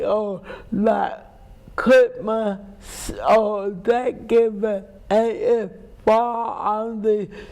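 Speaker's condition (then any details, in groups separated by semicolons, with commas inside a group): Cerebral palsy; speech impairment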